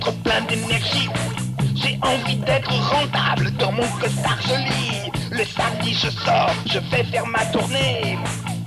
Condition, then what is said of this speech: None; typical speech.